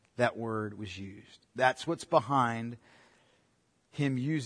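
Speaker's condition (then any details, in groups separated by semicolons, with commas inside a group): No condition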